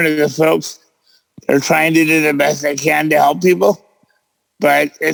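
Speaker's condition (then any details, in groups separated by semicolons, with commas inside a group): Cerebral palsy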